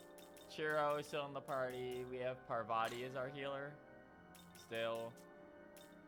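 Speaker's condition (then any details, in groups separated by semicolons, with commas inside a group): No condition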